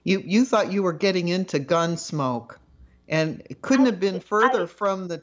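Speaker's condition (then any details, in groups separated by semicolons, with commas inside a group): No condition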